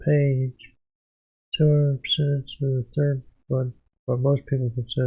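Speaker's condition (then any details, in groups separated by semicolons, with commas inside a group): Parkinson's disease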